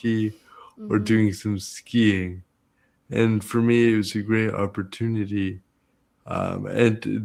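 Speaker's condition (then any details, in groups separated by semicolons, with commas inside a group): Cerebral palsy; present from birth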